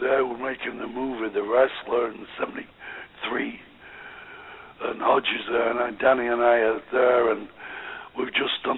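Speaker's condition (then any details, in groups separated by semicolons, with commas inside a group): Voice box damage after neck operation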